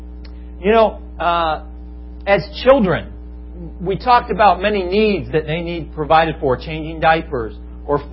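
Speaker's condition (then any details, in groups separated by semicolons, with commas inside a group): No condition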